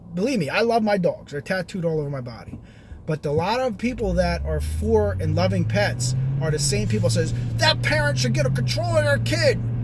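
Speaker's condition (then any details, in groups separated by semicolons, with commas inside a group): No condition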